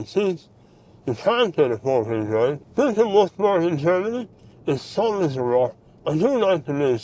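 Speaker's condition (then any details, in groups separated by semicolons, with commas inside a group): Mouth cancer surgery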